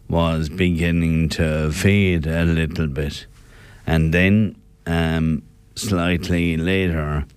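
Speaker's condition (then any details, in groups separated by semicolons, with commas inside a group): Motor neurone disease; very slowly progressing semi-benign variant, normal life expectancy, diagnosed by professor Orla Hardiman at Beaumont; symptoms over five years, diagnosed last year, semi-stable, unsteady on feet, less progressed than others; slurred voice, sounds drunk, voice change followed balance problems, deliberate pauses while speaking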